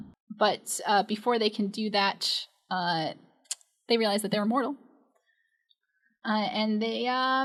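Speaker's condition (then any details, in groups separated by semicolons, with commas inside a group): No condition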